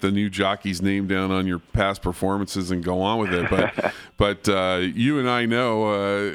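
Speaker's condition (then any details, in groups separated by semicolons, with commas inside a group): No condition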